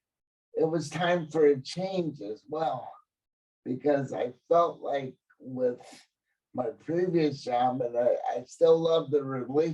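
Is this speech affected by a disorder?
Yes: cerebral palsy.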